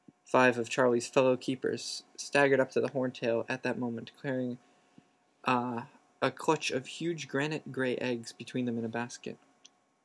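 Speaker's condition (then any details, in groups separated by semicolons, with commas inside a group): No condition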